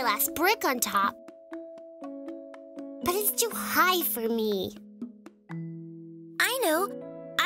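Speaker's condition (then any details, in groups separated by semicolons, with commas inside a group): No condition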